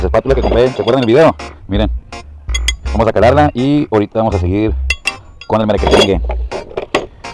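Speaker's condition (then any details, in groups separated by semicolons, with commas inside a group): No condition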